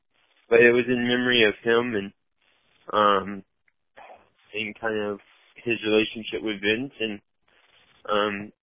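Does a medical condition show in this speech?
Yes: cerebral palsy, mild; had speech therapy.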